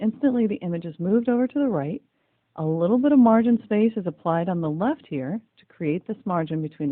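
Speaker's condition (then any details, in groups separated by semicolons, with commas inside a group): No condition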